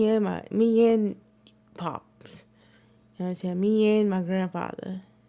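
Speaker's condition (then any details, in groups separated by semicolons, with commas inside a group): Cerebral palsy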